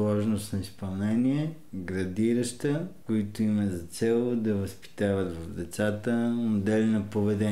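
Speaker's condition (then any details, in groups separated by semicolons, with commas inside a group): Cerebral palsy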